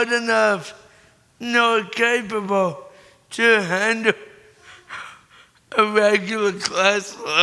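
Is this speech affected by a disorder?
Yes: cerebral palsy; born premature.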